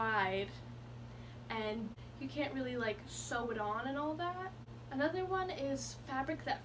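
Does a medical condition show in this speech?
No.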